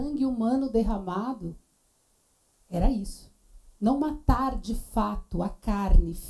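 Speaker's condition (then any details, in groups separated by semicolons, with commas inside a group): No condition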